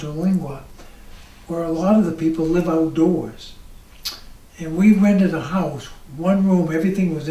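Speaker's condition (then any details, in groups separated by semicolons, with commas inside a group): ALS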